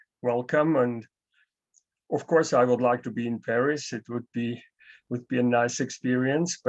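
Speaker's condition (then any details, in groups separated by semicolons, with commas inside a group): No condition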